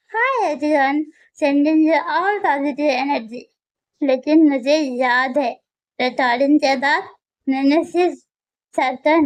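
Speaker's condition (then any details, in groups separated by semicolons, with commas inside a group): Muscular dystrophy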